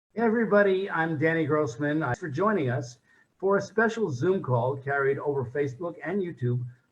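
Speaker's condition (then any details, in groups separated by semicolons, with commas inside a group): No condition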